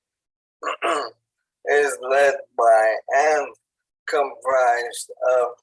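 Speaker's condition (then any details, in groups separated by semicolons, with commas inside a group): ALS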